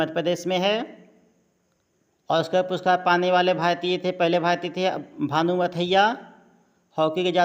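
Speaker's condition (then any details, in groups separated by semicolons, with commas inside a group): No condition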